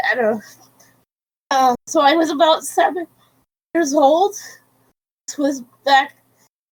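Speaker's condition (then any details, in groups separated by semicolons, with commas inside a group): Cerebral palsy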